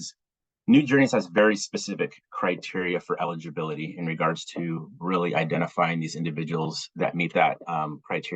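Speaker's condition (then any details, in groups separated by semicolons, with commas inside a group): No condition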